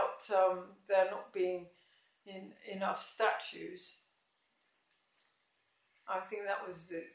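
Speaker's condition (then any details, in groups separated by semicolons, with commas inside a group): MND, mild; speech slightly affected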